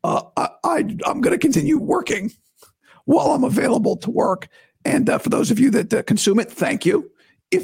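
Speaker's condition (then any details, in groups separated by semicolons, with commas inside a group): Vocal cord surgery recovery; not yet back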